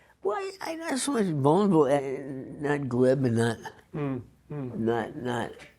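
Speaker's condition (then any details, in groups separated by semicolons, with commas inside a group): Parkinson's disease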